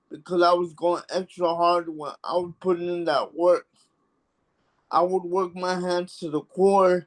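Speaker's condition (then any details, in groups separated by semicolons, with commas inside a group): Cerebral palsy; affects hands and back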